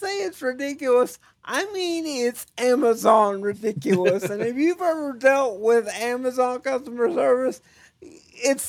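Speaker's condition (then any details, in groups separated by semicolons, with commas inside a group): Cerebral palsy; chronic pain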